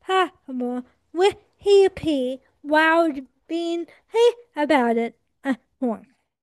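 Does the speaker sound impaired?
Yes: cerebral palsy; adult, 24 years old.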